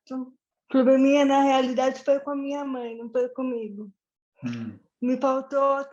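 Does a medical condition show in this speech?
Yes: cerebral palsy.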